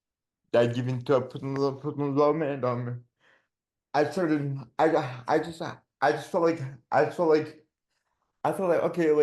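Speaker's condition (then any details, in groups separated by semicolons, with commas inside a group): Dystonia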